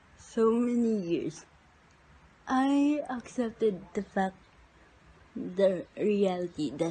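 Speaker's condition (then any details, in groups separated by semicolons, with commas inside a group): Cerebral palsy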